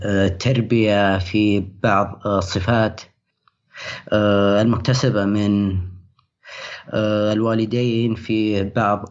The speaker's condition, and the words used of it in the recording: Stuttering. الفترة هذه هي أسوأ فترة أنا قد مريت فيها، يعني من ناحية تأتأة ومن ناحية القلق.